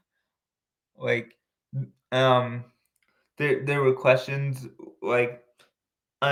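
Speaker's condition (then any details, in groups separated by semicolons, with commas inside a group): Cerebral palsy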